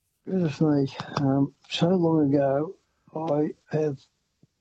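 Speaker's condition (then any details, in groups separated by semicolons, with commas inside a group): Parkinson's; sleeps no more than about 4 hours; hand tremor shaking phone, changed hands, phone audio cutting in and out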